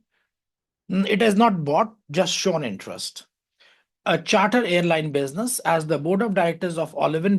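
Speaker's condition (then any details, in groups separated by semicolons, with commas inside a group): No condition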